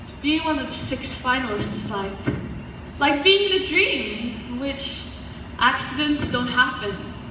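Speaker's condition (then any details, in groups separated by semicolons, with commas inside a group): No condition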